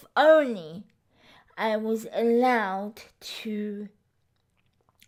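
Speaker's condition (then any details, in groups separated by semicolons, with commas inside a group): Cerebral palsy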